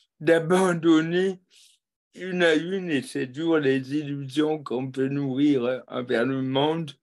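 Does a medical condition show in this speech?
Yes: cerebral palsy.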